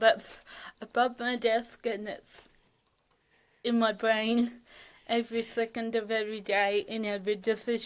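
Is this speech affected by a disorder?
Yes: cerebral palsy.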